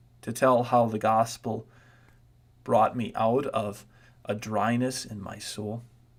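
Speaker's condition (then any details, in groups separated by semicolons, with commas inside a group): No condition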